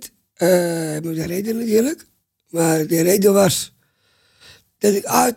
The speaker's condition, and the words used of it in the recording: Down syndrome. Weet het, ik kan goed praten natuurlijk.